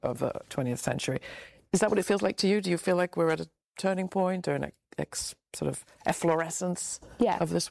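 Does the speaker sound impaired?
No.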